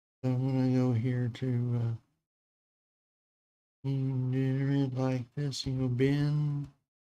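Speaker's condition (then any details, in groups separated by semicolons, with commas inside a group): Parkinson's disease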